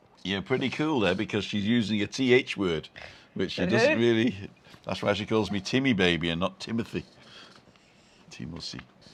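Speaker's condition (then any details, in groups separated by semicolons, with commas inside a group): No condition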